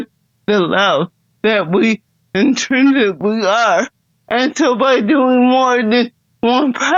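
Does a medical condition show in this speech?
Yes: cerebral palsy; hard to understand, speaking tires muscles, high effort.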